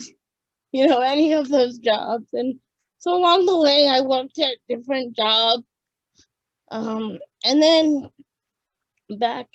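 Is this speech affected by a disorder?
Yes: cerebral palsy; birth oxygen deprivation.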